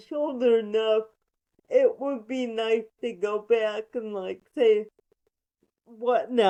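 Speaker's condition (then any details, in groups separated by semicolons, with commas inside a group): Cerebral palsy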